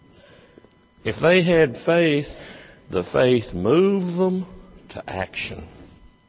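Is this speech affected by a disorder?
No.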